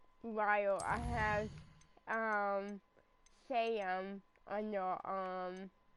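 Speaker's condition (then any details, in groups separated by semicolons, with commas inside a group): Cerebral palsy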